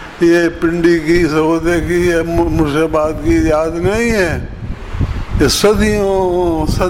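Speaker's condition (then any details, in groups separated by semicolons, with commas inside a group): Difficulty speaking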